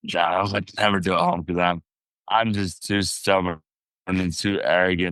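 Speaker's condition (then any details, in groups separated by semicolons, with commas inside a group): Traumatic brain injury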